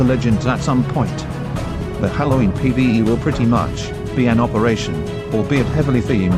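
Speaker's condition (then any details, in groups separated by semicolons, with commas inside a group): No condition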